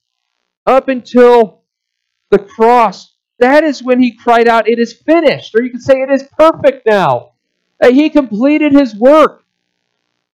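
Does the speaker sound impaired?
No.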